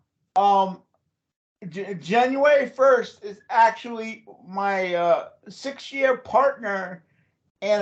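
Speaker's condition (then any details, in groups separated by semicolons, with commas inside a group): Cerebral palsy; since childhood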